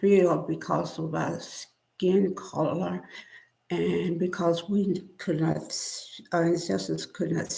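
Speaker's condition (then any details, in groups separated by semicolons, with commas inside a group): Spinal neurosarcoidosis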